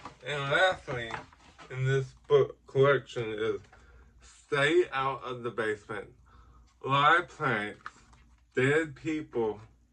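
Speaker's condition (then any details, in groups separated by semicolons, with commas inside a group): Ataxic cerebral palsy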